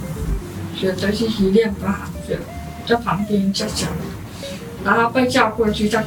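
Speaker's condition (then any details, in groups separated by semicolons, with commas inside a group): Hearing impairment; pink hearing aids, hearing impaired from childhood, first diagnosed sensory integration disorder, cannot hear shuttle without aids; formerly reluctant to speak, mother pushed speaking, now converses with hearing people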